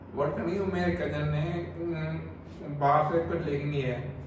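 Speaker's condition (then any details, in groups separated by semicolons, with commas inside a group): Cerebral palsy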